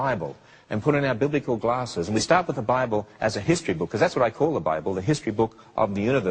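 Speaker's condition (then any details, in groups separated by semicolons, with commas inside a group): No condition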